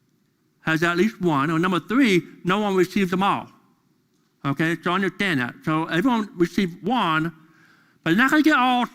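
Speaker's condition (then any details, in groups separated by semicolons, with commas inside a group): Deafness; deaf during school years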